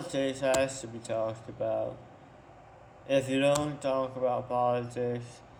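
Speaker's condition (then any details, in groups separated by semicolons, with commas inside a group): Tongue cancer surgery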